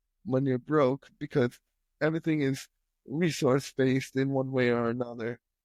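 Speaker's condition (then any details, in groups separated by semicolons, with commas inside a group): Spastic quadriplegic cerebral palsy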